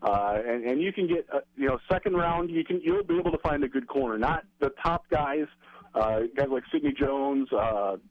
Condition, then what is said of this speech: None; typical speech.